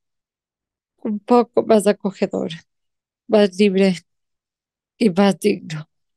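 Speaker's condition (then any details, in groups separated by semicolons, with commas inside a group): Amyotrophic lateral sclerosis; prolonged illness, no mobility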